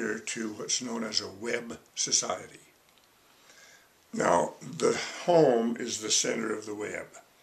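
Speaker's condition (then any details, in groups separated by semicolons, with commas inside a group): No condition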